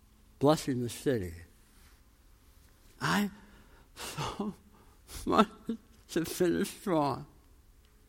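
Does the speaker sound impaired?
Yes: tongue cancer, jaw reconstruction, osteonecrosis of jaw after radiation; radiation-treated tongue cancer.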